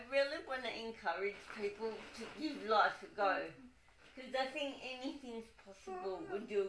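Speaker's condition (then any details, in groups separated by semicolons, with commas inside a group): Cerebral palsy, dystonic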